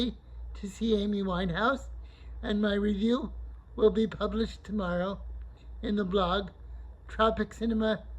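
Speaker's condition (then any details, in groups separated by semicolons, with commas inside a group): Cerebral palsy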